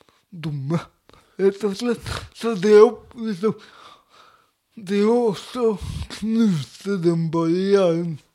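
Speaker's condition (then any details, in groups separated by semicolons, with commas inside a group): Cerebral palsy; speech difficulties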